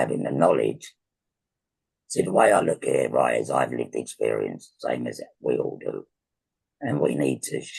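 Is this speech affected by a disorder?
Yes: laryngectomy for laryngeal cancer.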